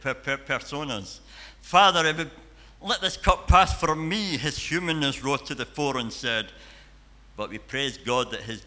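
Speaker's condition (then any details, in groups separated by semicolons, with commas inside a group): Cleft palate and cleft lip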